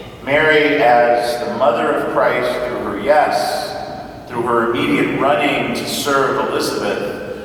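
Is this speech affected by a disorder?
No.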